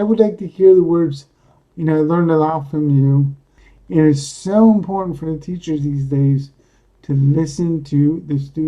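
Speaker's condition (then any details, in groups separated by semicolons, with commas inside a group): Cerebral palsy; speaks coherently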